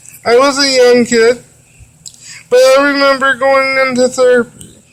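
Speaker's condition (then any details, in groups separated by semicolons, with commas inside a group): Cerebral palsy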